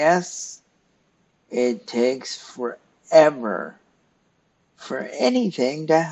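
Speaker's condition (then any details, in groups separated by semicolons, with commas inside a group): Cerebral palsy; stiff muscles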